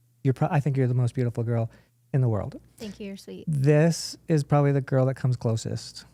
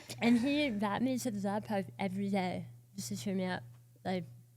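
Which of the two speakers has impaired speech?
The second: oral cancer, partial glossectomy; half tongue replaced with leg flap, tongue and jaw rebuilt; 7 years post surgery, recurrence, radiation; voice dramatically changed, lisp, ongoing speech and eating issues.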